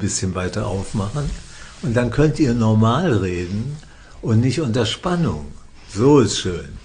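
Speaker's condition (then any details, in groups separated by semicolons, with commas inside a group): Parkinson's disease; condition managed with medication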